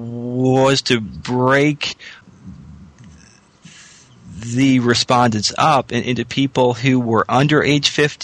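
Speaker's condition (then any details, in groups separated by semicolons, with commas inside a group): Stuttering; person who stutters, most anxiety tied to stuttering; stuttered openly rather than hiding in past phone-heavy job, talked openly about stuttering; prolonged sounds, blocks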